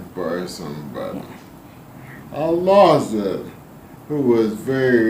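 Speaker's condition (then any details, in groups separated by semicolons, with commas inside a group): ALS; spasticity main symptom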